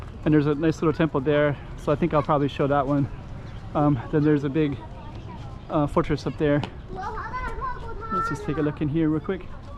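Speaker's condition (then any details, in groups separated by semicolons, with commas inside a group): No condition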